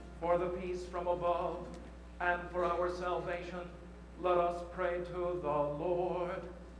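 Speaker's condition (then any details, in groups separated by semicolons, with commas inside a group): No condition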